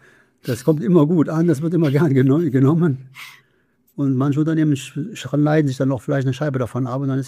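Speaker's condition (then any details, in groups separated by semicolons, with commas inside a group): Parkinson's disease; Ping-Pong Parkinson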